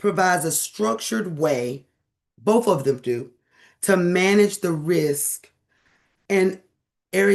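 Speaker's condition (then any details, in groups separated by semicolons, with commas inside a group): No condition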